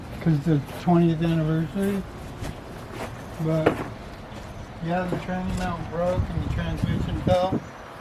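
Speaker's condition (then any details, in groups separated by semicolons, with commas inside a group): Parkinson's disease; young onset, uncontrollable shaking, deep brain stimulation implant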